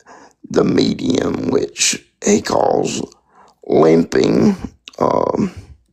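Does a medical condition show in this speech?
Yes: spastic quadriplegic cerebral palsy.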